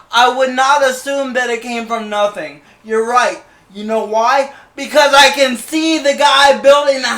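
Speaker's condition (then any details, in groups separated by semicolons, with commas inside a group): Cerebral palsy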